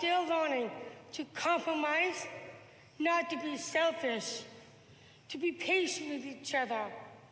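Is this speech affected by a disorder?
Yes: Down syndrome; diagnosed at birth.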